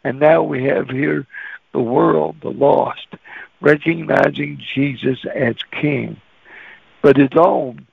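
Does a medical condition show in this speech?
Yes: cerebral palsy; can't talk plain when nervous, cerebral palsy voice.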